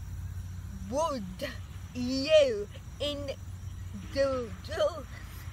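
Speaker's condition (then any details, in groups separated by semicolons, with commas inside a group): Speech apraxia; trouble saying words, cannot produce sounds properly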